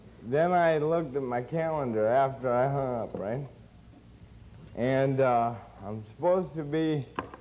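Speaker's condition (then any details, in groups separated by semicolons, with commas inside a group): Cerebral palsy; since birth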